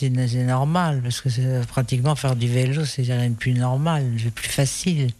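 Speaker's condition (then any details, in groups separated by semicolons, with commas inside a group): Parkinson's disease; noticed through trouble cycling on Île de Ré, can no longer ride a bike, uses wheelchair; no tremor during interview, on medication; rate sometimes slightly slowed, possibly from medication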